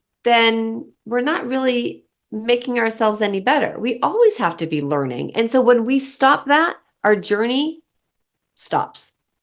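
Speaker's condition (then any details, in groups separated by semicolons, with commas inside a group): No condition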